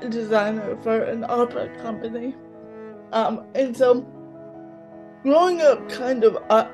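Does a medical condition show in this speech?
Yes: cerebral palsy; lifelong very mild cerebral palsy, affects mouth and hands, slight balance problems, mild outward physical disability.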